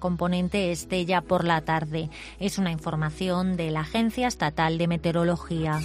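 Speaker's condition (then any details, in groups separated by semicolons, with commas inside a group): No condition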